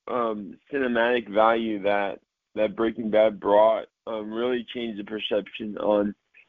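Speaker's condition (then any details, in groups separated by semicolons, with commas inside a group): Cerebral palsy, mild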